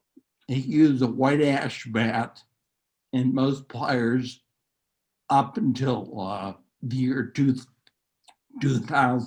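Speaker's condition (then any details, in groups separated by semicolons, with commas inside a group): Neurological disease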